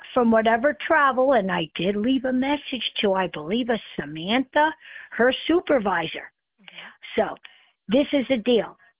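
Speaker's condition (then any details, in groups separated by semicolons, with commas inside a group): No condition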